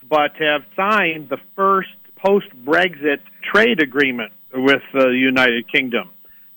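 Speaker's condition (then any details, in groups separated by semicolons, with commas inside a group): No condition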